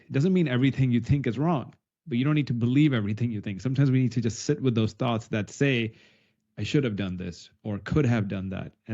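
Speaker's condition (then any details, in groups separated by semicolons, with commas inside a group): No condition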